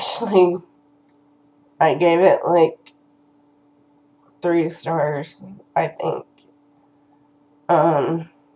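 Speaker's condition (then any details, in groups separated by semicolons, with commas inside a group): Cerebral palsy; first word not said quite right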